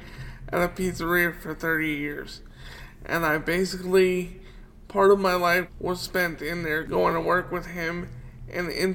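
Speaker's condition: Cerebral palsy; wheelchair user

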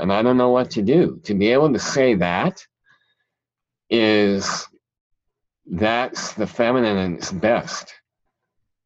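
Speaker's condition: Cleft palate; talked funny as a child

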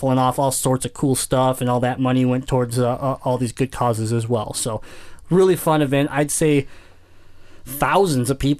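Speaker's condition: Cleft palate; multiple childhood procedures at Children's Hospital

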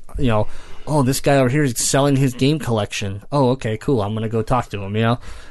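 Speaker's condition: Cleft palate; congenital

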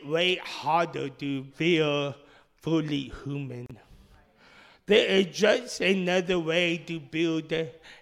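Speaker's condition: Speech impediment; initially misdiagnosed

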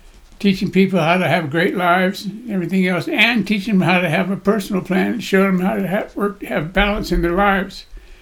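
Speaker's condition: Parkinson's disease; voice shakes, body shakes

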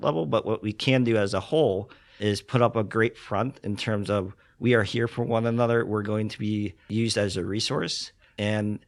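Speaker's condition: Cleft lip and palate; congenital

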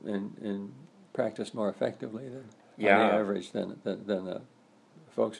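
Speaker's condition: Parkinson's disease; about 10-11 years since diagnosis

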